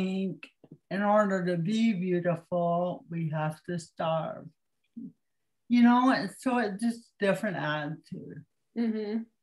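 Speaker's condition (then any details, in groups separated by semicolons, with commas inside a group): Cerebral palsy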